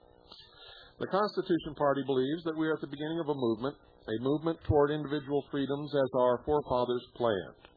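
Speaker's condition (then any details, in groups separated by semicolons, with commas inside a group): No condition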